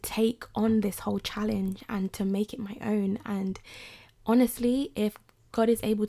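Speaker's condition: No condition

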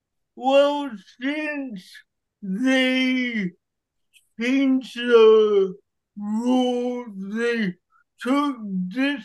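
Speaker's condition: Cerebral palsy; wheelchair user, cerebral palsy since childhood, physical therapy turned into weight training at 12

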